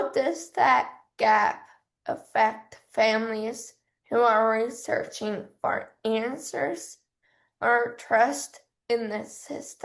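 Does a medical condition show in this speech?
Yes: cerebral palsy; hard to talk.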